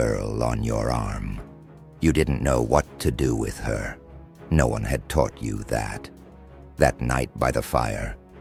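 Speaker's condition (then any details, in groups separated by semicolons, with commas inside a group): No condition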